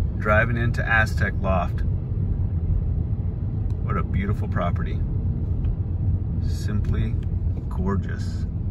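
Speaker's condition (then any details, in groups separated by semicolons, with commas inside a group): No condition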